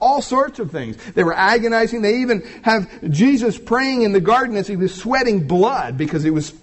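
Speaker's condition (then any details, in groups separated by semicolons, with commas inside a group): No condition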